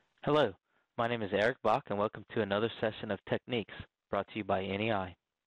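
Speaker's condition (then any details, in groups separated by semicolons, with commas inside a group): No condition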